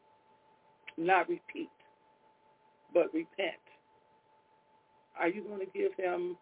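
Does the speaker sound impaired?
No.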